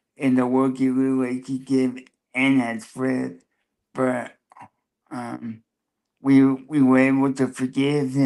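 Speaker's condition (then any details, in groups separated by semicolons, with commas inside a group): Cerebral palsy, spastic quadriplegia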